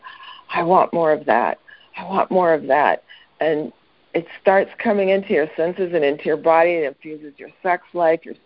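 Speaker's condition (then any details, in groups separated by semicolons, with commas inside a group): No condition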